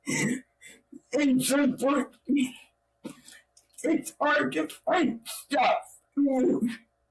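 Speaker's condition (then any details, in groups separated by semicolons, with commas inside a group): Cerebral palsy; own voice needs subtitles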